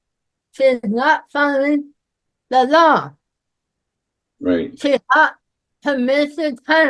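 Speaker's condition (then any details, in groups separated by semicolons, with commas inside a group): Myasthenia gravis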